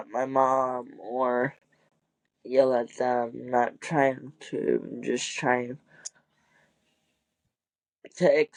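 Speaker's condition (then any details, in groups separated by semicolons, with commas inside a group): Cerebral palsy; wheelchair user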